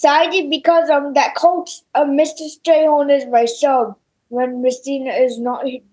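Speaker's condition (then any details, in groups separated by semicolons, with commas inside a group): Cerebral palsy; walking affected, uses aid to help walking; age 11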